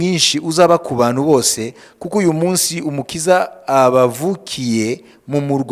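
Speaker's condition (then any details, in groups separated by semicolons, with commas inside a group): No condition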